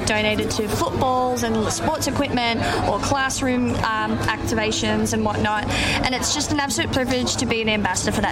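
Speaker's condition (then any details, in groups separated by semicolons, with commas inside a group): Cleft palate; congenital cleft palate, no roof of mouth at birth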